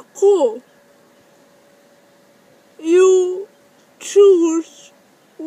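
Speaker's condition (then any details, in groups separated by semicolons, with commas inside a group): Cerebral palsy; birth oxygen deprivation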